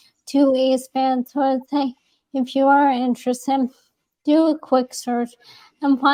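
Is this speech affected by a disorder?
Yes: ALS; progressive motor neuron loss, non-genetic form.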